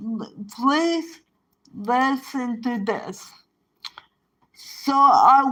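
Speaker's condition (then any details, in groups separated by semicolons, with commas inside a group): Cerebral palsy; present from birth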